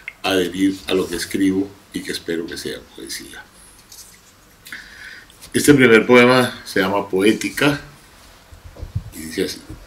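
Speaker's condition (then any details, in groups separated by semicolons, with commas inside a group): No condition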